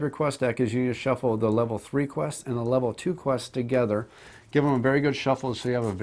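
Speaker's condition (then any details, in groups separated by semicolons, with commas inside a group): No condition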